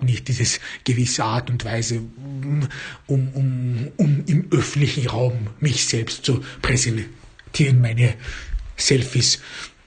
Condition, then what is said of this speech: Stuttering. Also wie ihr das jetzt schon gehört habt, ich stottere etwas, das ist nicht schlechter Empfang